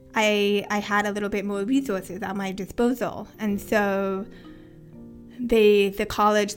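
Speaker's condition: Hearing loss with cochlear implants; many years with bilateral cochlear implants, more disabled when implants malfunction

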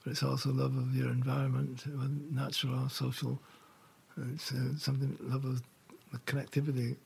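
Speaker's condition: Parkinson's; diagnosed about 4 years ago; no typical shaking, very focused walking, symptoms held off through meditation, wife Laurie does 95% of chores

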